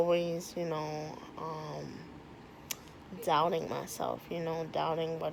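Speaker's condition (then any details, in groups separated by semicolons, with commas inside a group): Cerebral palsy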